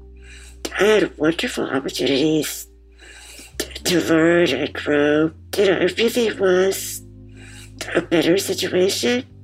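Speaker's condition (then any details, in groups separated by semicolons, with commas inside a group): Muscular dystrophy; congenital muscular dystrophy, diagnosed as toddler, relies on others for most daily living activities; wears BiPAP machine to help breathing; BiPAP machine audible while talking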